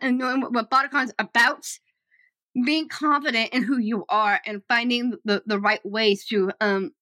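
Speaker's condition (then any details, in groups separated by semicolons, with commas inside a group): Down syndrome; developmental disability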